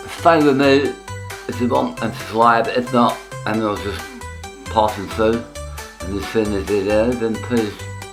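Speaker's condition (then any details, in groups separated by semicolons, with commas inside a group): Tongue cancer; half tongue removed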